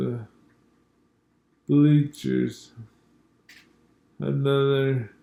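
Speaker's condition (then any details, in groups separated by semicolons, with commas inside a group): Multiple sclerosis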